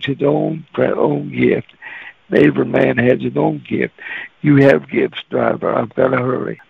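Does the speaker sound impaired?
Yes: cerebral palsy; can't talk plain when nervous, cerebral palsy voice.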